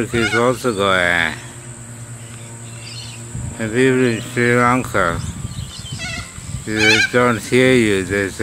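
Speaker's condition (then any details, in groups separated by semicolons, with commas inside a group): Drug-induced slurred speech; dopamine-blocking antipsychotic injection; injection a few weeks before recording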